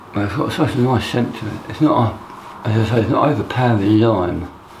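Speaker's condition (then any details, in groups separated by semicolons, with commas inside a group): Tongue cancer; half tongue removed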